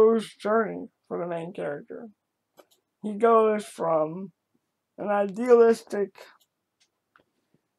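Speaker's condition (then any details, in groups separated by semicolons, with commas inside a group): Cerebral palsy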